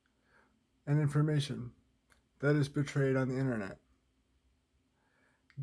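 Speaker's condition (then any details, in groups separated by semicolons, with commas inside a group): Cerebral palsy, spastic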